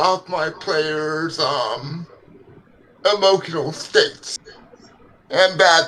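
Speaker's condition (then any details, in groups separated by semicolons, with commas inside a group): Cerebral palsy; legs affected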